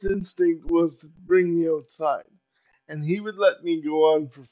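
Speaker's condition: Cerebral palsy; uses power wheelchair

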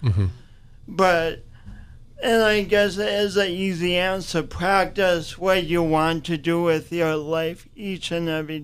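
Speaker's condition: Speech impediment from birth; pronounced impediment

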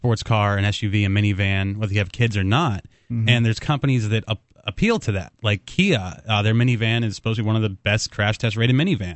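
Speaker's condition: No condition

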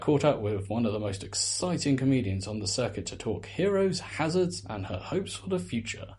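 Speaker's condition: No condition

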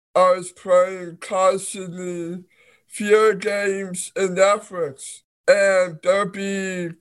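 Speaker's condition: Down syndrome; ear surgeries

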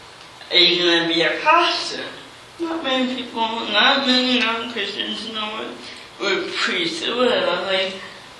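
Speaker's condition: Cerebral palsy

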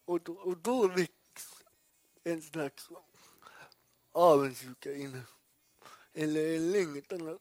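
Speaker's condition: Cerebral palsy; legs move involuntarily

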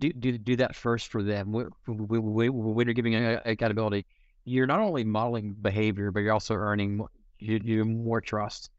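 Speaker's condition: Stuttering; stutters in conversation, disfluencies may sound like audio buffering; repeated sounds, prolonged sounds

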